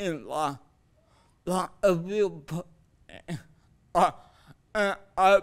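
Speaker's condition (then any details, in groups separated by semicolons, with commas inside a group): Cerebral palsy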